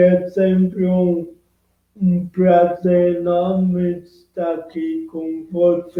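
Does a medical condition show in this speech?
Yes: cerebral palsy; present from birth.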